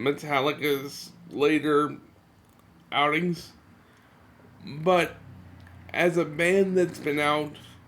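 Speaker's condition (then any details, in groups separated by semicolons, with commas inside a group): Cerebral palsy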